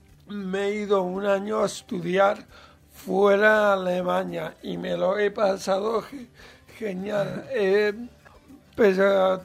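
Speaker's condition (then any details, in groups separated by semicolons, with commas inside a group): Cerebral palsy; mild, lesser degree of disability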